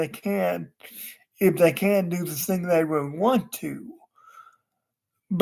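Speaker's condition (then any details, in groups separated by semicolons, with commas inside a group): Cerebral palsy; wheelchair user, unable to walk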